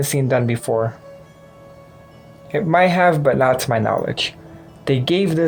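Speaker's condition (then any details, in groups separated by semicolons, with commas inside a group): No condition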